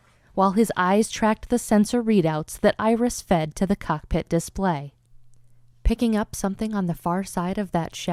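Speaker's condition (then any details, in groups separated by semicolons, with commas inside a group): No condition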